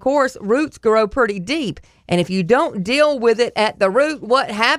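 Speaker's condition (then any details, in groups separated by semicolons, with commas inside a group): No condition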